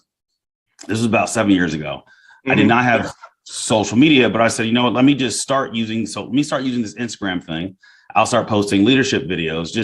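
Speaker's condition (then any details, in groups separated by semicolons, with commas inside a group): No condition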